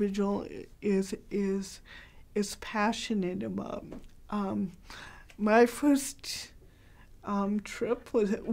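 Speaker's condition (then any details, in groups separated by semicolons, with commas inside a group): Cerebral palsy, mild; hard to understand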